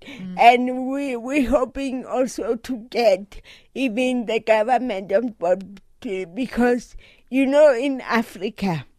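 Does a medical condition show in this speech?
Yes: cerebral palsy; doctors said unable to drive, drives so-called normal automatic car; recently summited Kilimanjaro, trained walking 10 km daily and hiking.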